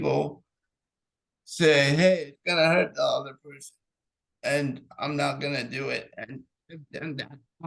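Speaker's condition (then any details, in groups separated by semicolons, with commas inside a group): Cerebral palsy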